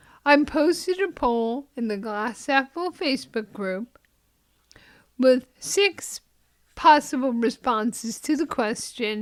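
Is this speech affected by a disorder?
Yes: myotonic dystrophy; progressive muscular disease affecting mobility.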